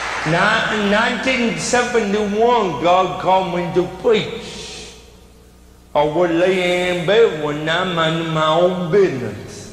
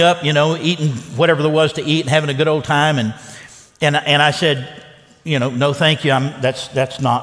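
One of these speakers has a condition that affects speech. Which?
The first: cerebral palsy; speech hard for others to understand.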